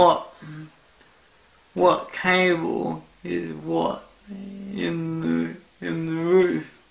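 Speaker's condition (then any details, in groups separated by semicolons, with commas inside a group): Cerebral palsy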